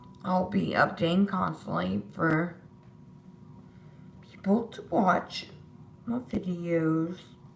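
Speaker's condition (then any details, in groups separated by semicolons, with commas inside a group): Disability causing slurred speech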